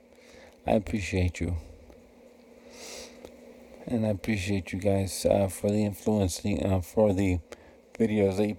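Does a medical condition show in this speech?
Yes: cerebral palsy; released from pediatric care, past therapy including occupational therapy; no longer in therapy, no surgery needed; never needed speech therapy.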